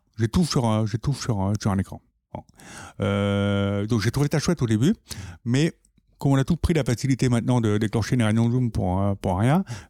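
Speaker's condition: Profound deafness from birth, congenital

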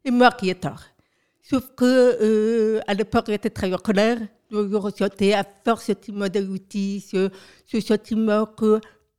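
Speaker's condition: Profound deafness from birth, profound, congenital

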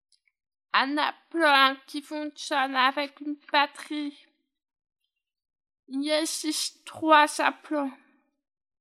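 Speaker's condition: Hearing impairment; right ear hearing loss, hearing aids, implant surgery, orthophoniste listening training, second operation for failed electrode

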